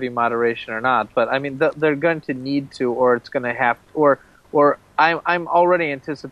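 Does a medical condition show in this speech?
No.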